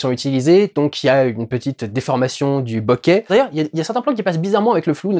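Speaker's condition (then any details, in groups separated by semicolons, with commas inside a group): No condition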